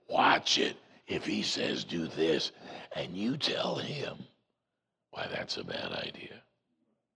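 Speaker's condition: Voice box removal needed; vocal cord cancer

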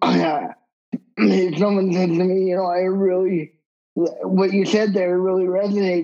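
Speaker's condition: Cerebral palsy; wheelchair user

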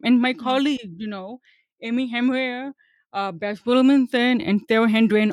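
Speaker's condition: Hearing loss; newer hearing aid not self-adjustable, limited digital hearing aid options, audiologist suggested cochlear implant

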